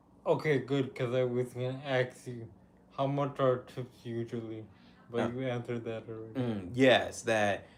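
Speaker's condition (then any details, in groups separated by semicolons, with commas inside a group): Cerebral palsy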